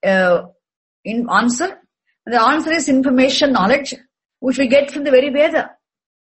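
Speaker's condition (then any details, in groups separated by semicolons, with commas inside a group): No condition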